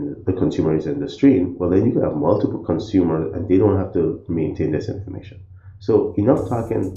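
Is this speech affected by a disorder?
No.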